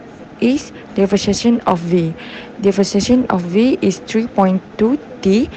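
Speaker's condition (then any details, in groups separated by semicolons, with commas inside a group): No condition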